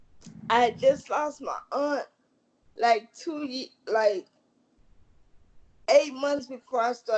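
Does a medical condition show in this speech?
Yes: cerebral palsy.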